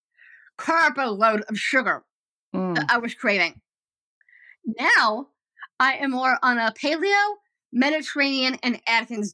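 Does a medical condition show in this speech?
Yes: Down syndrome; developmental disability.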